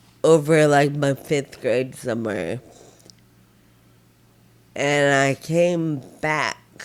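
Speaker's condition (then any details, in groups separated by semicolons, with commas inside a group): Friedreich ataxia; progressive nerve damage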